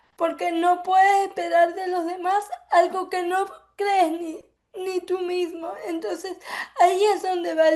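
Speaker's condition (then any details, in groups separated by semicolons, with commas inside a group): Cerebral palsy; from birth; affects speech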